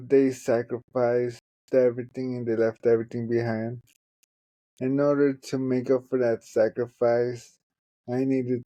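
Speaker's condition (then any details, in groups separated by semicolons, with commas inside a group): Traumatic brain injury; left side affected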